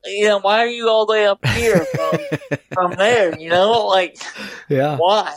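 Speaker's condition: Double hemiplegia cerebral palsy; right side weaker than left, left brain involvement, horse therapy since age 5

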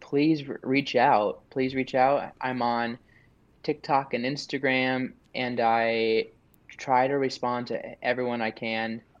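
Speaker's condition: Stuttering; onset at age 3-4, strong fear of speaking; openly stutters, self-advertises, past speech programs, support groups, self-help; broken-up speech at times; repeated sounds

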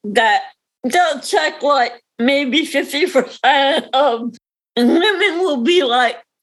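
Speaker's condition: Cerebral palsy; reading disability

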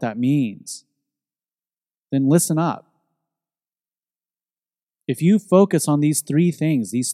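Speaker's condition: No condition

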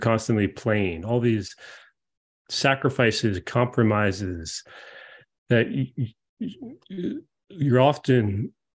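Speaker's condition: Stutter; childhood onset, neurological and genetic basis, persists for life, no cure; blocking moments, daily speaking situations very difficult, anticipates stuttering in everyday moments; prolonged sounds, blocks

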